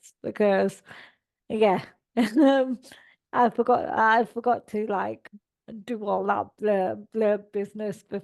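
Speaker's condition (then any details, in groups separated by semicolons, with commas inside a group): Cerebral palsy; all four limbs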